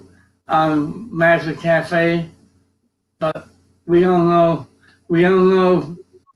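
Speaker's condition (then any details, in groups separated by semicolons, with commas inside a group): Cerebral palsy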